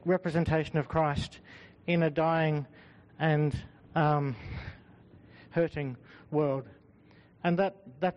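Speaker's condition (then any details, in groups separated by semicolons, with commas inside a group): No condition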